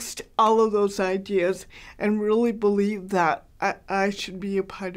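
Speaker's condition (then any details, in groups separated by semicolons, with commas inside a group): Cerebral palsy, mild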